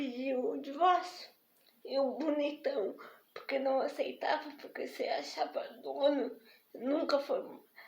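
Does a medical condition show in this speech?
Yes: spastic diplegic cerebral palsy.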